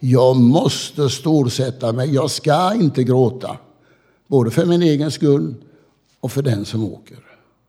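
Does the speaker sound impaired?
No.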